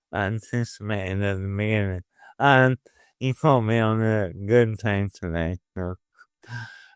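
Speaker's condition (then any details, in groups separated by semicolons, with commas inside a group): Motor neuron disease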